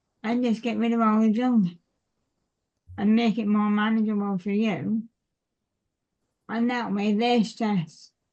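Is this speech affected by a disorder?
Yes: cerebral palsy.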